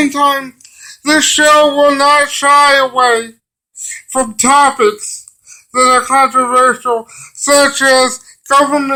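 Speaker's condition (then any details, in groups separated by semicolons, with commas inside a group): Cerebral palsy; brain damage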